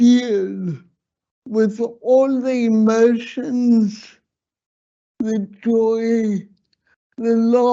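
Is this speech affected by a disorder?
Yes: slurred speech.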